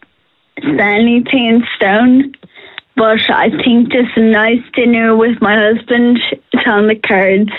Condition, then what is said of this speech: Ataxia. And my speech is starting to get slower, a little bit more slurred as time goes on.